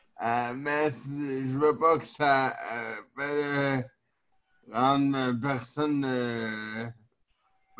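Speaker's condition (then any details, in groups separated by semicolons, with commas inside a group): Neonatal cerebral palsy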